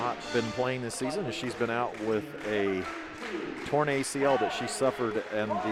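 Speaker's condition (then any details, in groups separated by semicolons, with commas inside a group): No condition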